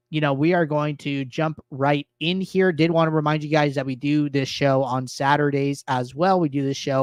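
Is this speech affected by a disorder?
No.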